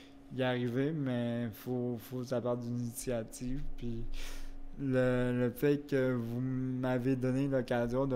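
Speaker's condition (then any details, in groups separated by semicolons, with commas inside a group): Cerebral palsy; wheelchair use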